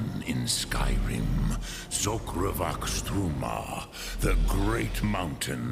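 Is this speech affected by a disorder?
No.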